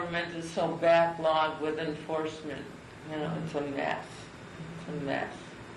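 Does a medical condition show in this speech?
Yes: cerebral palsy; from birth.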